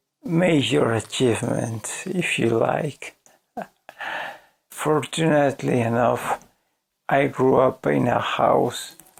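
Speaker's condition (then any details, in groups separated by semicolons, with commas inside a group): ALS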